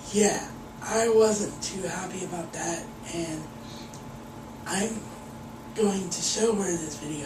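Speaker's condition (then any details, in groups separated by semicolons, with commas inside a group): Cerebral palsy; wheelchair bound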